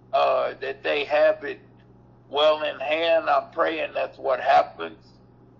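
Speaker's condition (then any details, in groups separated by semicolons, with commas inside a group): Cerebral palsy; mobility affected, previously off feet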